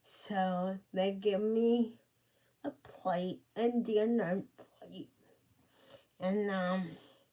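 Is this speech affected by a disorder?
Yes: cerebral palsy; speech affected.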